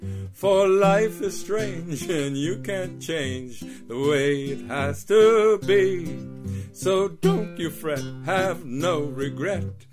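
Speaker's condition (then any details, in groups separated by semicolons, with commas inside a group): No condition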